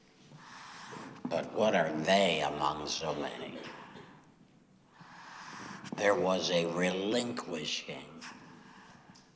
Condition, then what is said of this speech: Laryngectomy. So I'm speaking to you with a kazoo in my throat today.